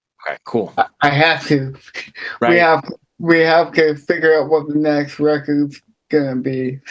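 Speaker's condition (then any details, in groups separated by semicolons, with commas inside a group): Cerebral palsy; from birth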